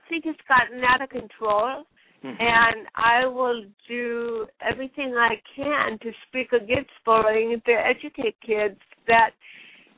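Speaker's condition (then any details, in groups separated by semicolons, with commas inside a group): Cerebral palsy; since birth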